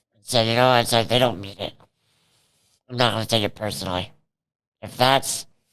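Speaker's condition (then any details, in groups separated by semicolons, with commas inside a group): Cerebral palsy; present from birth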